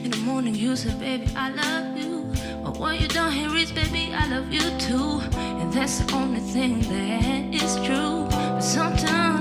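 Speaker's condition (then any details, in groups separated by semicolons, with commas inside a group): No condition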